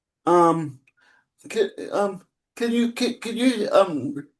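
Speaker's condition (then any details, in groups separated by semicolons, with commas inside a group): Cerebral palsy; spastic type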